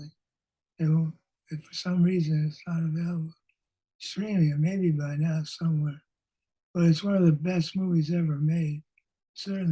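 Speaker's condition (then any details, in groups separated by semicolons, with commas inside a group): Parkinson's disease; lost former character voice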